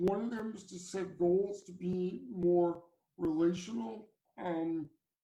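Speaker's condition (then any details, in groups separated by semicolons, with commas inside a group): Cerebral palsy; from birth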